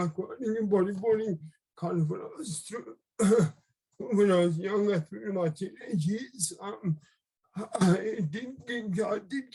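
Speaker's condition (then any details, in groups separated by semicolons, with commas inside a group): Cerebral palsy; left-sided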